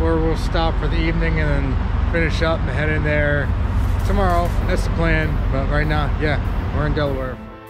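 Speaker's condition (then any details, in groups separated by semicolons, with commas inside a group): No condition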